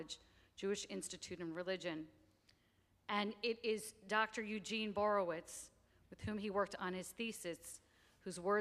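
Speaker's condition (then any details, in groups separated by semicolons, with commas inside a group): No condition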